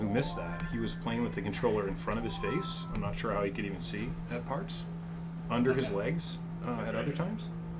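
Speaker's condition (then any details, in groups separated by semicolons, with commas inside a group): No condition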